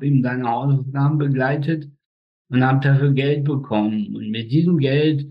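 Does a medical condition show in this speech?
Yes: spastic tetraparesis; birth injury, cord around neck, oxygen loss up to 15 minutes, all four limbs, facial paralysis; difficulties controlling speech.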